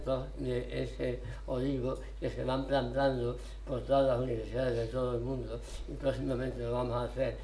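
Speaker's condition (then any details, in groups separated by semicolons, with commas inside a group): Tongue cancer, partial glossectomy; over 25 years since cancer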